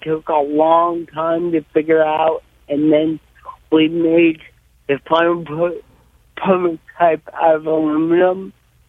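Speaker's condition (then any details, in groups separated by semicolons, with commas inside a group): Cerebral palsy; severe cerebral palsy from birth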